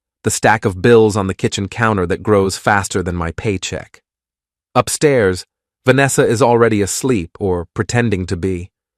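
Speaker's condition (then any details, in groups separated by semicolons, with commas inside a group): No condition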